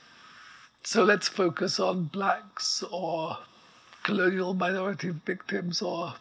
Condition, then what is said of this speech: ALS (motor neuron disease). He requires an apparatus to breathe, which you'll hear in the background.